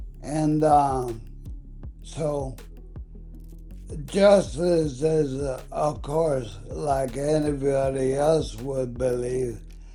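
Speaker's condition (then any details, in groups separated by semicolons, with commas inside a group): ALS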